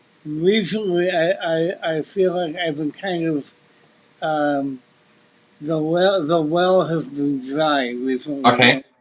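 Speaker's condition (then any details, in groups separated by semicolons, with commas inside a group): Cerebral palsy; since birth; speech impediment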